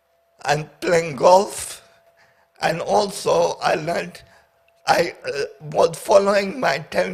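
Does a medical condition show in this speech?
Yes: paraplegia with essential tremor.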